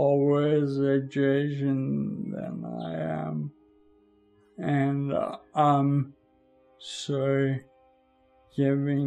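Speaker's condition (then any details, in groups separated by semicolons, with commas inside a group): Friedreich's ataxia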